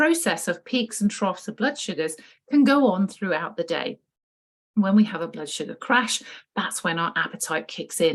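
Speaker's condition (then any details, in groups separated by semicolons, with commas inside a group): No condition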